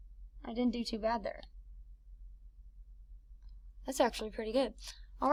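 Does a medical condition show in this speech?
No.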